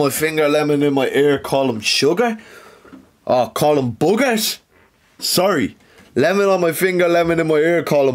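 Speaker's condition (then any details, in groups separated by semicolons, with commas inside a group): No condition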